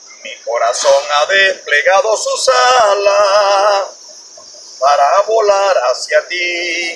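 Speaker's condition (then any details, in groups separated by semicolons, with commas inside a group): No condition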